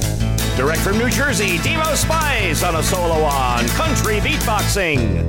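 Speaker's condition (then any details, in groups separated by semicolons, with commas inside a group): No condition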